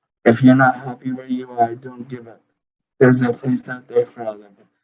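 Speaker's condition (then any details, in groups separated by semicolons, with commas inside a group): Cerebral palsy; early prediction of no walking, speech or reading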